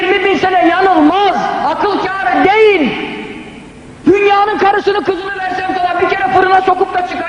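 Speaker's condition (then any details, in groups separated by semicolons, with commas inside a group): No condition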